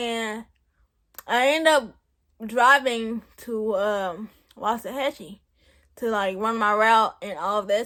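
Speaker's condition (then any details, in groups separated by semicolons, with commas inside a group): Cerebral palsy; present since birth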